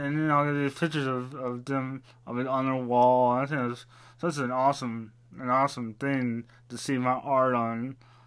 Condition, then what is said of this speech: Parkinson's disease. It's a neurological and muscular disorder. It affects my speech.